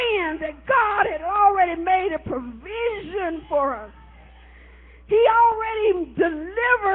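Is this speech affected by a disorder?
No.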